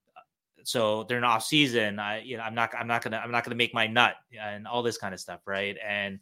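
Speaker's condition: No condition

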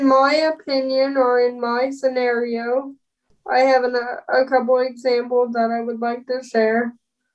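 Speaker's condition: Spastic cerebral palsy; spastic cerebral palsy with rare dystonia, all four limbs, more severe than Mihai's

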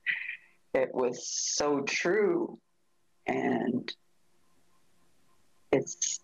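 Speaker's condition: Aphasia after stroke; aphasia from stroke caused by stent, right arm and leg paralysis, walking regained through rehab; affects ability to speak or process thoughts, thoughts reach mouth slowly

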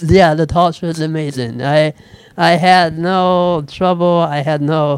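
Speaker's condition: Speech impediment; switched to typing instead

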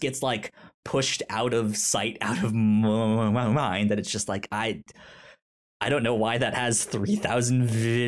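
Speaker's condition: Stutter; stutter when talking; prolonged sounds

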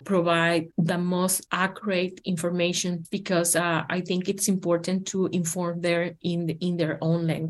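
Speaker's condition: No condition

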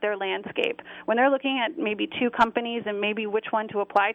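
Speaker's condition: No condition

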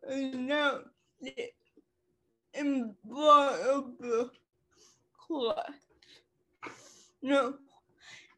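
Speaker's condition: Cerebral palsy; cerebral palsy since childhood

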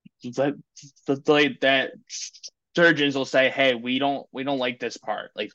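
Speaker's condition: Stuttering; lifelong stuttering, father also stutters; words sometimes take longer to come out, may look tense when getting stuck; repeated sounds, prolonged sounds

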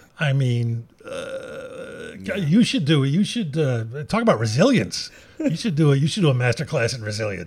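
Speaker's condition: No condition

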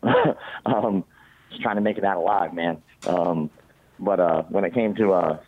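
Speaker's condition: Cleft palate; congenital

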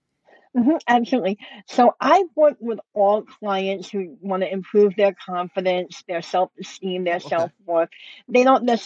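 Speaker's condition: Cleft lip and palate; congenital

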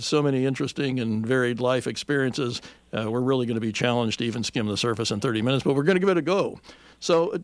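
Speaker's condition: No condition

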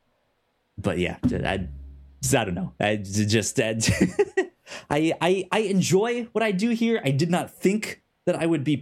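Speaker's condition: Stutter; speech impediment, self-attributed to brain moving faster than mouth; stutter varies, good and bad days, some days cannot speak, talks fast when excited, mistaken by listeners for a bit; repeated words, prolonged sounds

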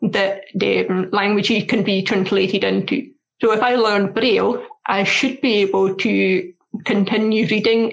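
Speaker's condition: Deafness; struggles hearing loudspeakers

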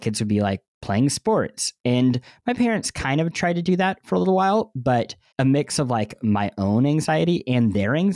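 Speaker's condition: Cleft lip and palate; bandaged

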